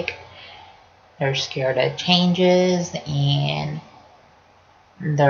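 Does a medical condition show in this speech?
No.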